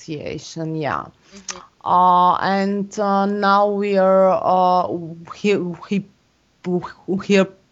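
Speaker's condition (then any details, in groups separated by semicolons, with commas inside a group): Stuttering; past speech language therapist, Toastmasters-style stuttering self-help group, speeches recorded on camera; worse in public speaking, interviews, stress, foreign languages like English, Norwegian, processing meaning; little with colleagues; repeated words, prolonged sounds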